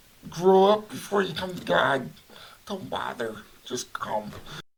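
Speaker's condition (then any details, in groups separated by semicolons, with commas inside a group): Cerebral palsy; voice affected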